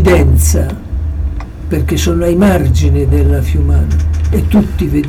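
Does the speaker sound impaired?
Yes: Parkinson's disease; approaching final stage.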